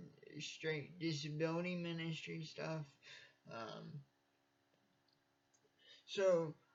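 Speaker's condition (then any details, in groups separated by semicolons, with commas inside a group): Cerebral palsy; from birth, uses wheelchair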